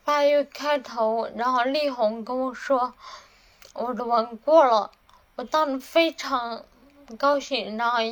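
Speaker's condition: Cerebellar atrophy, hereditary; then weak hands

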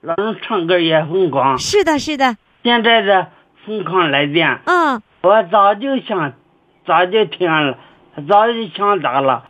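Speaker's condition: Cerebellar atrophy; onset age 14 to 15, possibly head trauma, nearly paralyzed, cannot care for self, disabled; age 44, about 30 years since onset, fully dependent on 76-year-old mother for daily care; speech sounds somewhat different from ordinary people

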